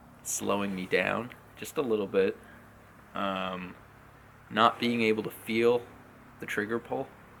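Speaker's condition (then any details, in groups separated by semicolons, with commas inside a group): No condition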